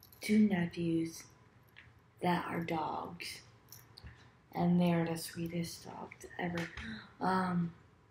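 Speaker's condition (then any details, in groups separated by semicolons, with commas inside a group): Cerebral palsy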